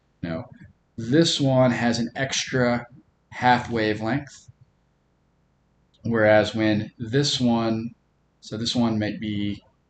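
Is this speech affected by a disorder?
No.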